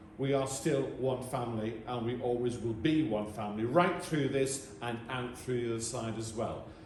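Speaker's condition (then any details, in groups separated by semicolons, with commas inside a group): No condition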